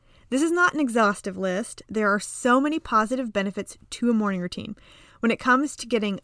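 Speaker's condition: No condition

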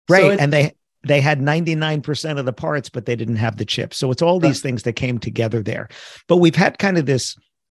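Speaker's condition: No condition

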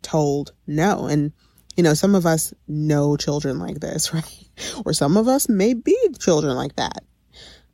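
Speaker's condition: No condition

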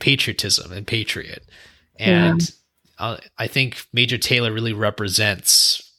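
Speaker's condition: No condition

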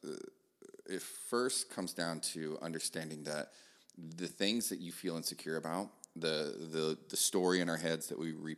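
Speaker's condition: No condition

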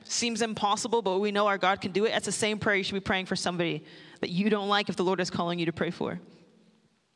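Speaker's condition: No condition

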